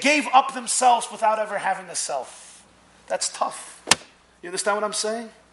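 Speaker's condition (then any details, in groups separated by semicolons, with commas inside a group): No condition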